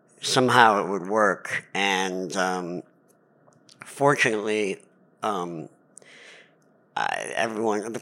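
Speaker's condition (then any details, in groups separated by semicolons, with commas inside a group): Cleft palate; lifelong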